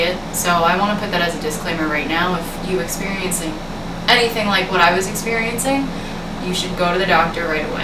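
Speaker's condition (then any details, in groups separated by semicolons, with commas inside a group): No condition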